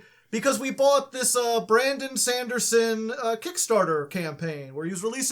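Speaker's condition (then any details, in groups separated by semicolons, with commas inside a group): No condition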